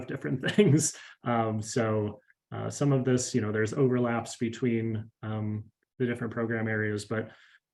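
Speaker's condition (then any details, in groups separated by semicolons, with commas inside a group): No condition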